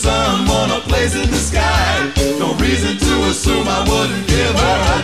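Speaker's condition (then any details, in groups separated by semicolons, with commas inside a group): No condition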